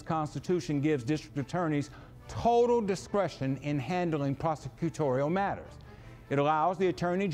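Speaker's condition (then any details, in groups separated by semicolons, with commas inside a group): No condition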